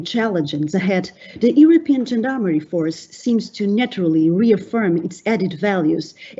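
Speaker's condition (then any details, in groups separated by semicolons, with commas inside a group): No condition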